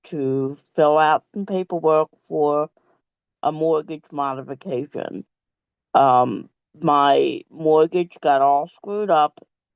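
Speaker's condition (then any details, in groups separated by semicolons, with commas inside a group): Cerebral palsy; present since birth; speech therapy in childhood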